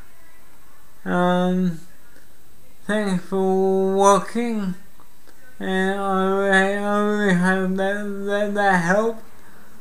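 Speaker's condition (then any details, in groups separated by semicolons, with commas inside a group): Cerebral palsy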